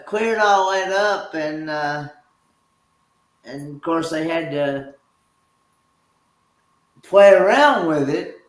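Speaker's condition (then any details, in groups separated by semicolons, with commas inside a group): Cerebral palsy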